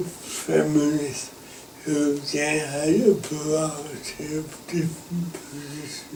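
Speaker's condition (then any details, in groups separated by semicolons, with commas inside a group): Cerebral palsy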